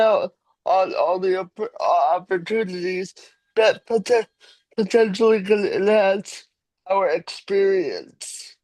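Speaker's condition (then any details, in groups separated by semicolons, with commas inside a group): Cerebral palsy; cerebral palsy from birth, uses wheelchair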